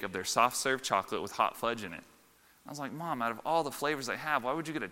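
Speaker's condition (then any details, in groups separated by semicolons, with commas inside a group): No condition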